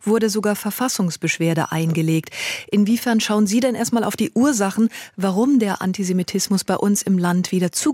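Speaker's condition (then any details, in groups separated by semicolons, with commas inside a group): No condition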